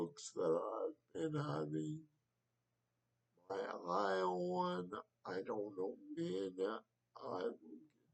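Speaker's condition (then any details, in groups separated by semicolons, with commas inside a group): Cerebral palsy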